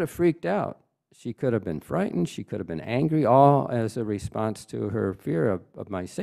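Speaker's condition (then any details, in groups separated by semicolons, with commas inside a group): No condition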